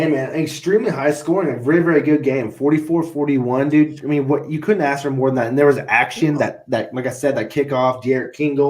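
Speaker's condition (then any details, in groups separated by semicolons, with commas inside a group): No condition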